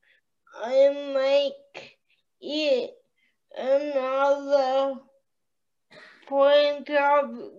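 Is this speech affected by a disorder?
Yes: cerebral palsy.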